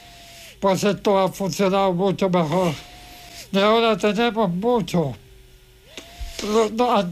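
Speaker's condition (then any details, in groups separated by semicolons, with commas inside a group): ALS; amyotrophic lateral sclerosis, light weight, needs hoist to get into bed, help clearing secretions and phlegm; voice described by host as impressive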